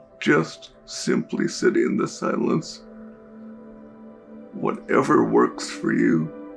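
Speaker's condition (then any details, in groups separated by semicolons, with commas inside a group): Cerebral palsy; diagnosed at birth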